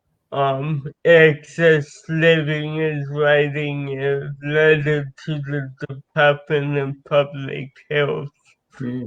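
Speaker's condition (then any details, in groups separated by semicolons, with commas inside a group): Cerebral palsy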